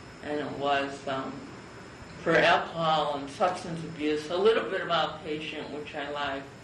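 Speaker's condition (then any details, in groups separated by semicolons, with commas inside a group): Cerebral palsy; from birth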